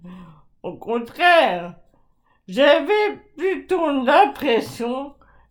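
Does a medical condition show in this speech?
Yes: ALS (Charcot's disease); progressive muscle atrophy throughout body, leading toward complete paralysis; voice very severely affected, gradually deteriorating, articulation problems, not a mental impairment.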